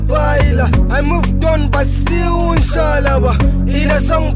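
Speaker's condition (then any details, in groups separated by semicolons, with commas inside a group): No condition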